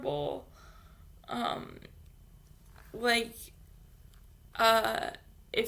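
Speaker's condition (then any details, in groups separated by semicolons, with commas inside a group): Cerebral palsy; infant ventilator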